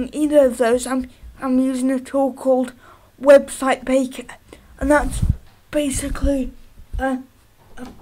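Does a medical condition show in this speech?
Yes: cerebral palsy.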